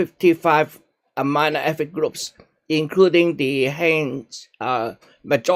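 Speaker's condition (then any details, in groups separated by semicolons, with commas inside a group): No condition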